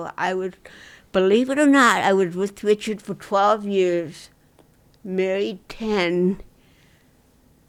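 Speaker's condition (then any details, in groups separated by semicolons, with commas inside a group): Cerebral palsy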